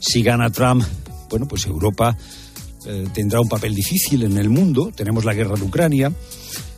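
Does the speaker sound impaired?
No.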